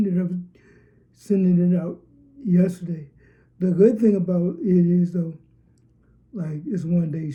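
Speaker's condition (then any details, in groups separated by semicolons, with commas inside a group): Cerebral palsy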